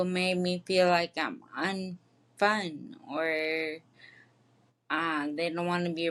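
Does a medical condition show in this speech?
Yes: traumatic brain injury.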